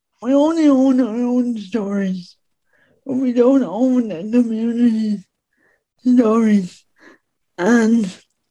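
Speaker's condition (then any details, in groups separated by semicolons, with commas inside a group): Speech impediment; disabled; finds writing easier than speaking, speaks in own way without modifying accent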